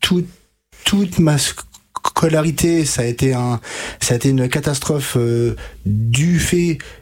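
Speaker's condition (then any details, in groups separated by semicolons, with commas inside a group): Stuttering; stuttering since age 5-6, severe from 5 to 20, untreated in childhood; age 33, stuttering-specialist therapy with Catherine Daubier, Nancy, fluency techniques; blocks and repetitions now, formerly could not say a sentence without blocking; repeated sounds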